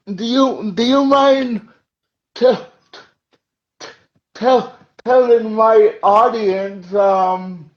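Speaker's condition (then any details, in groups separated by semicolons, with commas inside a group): Cerebral palsy; uses wheelchair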